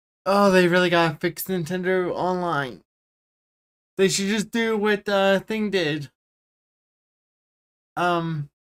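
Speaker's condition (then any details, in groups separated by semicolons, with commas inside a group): Cerebral palsy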